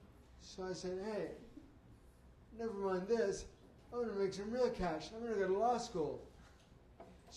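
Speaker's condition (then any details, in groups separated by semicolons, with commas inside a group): Traumatic brain injury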